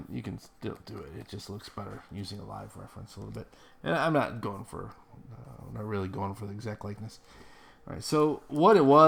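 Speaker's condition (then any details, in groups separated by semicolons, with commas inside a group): No condition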